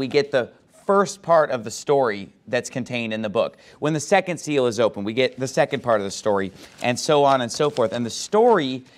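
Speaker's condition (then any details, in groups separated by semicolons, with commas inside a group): No condition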